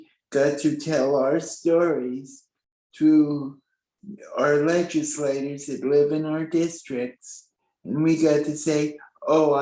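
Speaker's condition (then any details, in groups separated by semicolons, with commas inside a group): Cerebral palsy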